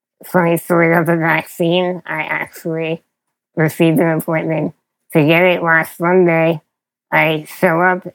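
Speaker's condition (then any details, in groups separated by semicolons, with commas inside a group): Spinal muscular atrophy; progressive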